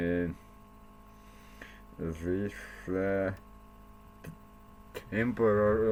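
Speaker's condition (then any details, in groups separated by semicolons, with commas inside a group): Cerebral palsy; since birth; speech not very clear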